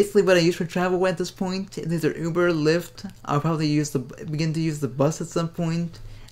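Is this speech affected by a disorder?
Yes: cerebral palsy; Ilizarov operation; speaks fast.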